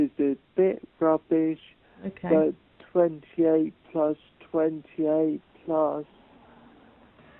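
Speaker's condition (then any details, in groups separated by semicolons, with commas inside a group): Multiple sclerosis; voice much more restricted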